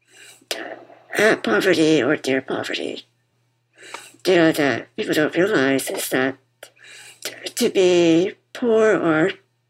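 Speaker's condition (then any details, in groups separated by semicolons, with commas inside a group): Muscular dystrophy; congenital muscular dystrophy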